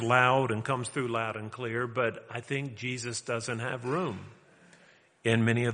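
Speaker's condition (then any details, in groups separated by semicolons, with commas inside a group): No condition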